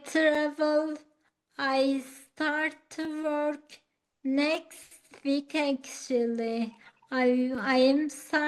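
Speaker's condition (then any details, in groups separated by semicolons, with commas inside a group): Acquired ataxia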